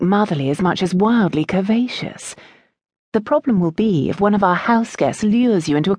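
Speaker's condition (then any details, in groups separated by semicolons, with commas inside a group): No condition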